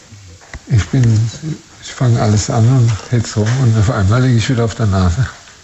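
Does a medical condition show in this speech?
Yes: Parkinson's disease, early onset; onset age 40, first symptom arm not swinging while walking, diagnosed by neurologist via medication response; 20 years since first symptom, symptom-suppressing medication, physiotherapy again, falls 3-4 times daily, limited sport.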